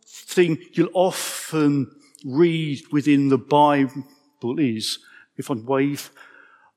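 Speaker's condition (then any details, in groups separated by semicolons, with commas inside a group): Stammer; prolonged sounds, blocks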